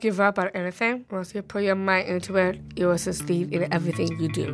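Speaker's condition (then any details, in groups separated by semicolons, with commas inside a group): Down syndrome; trisomy 21, extra copy of chromosome 21, needs others to speak slowly to hear them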